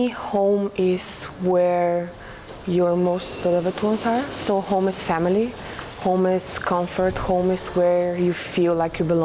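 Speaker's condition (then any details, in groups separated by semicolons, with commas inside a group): No condition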